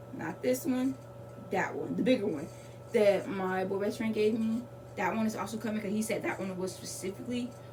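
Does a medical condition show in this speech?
No.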